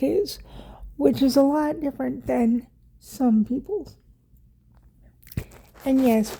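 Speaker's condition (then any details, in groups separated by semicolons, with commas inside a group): Cerebral palsy; wheelchair user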